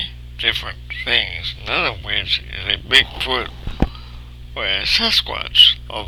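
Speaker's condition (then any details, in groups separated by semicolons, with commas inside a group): Cerebral palsy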